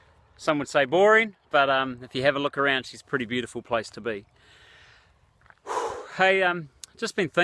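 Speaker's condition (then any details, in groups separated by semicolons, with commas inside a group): No condition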